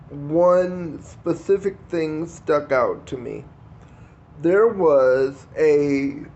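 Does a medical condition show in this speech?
Yes: cerebral palsy.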